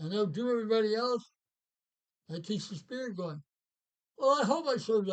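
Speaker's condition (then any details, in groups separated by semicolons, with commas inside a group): Parkinson's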